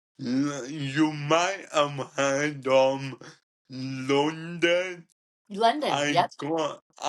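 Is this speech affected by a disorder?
Yes: cerebral ataxia; degenerative, present from birth; diagnosed about 12 years ago, uses wheelchair.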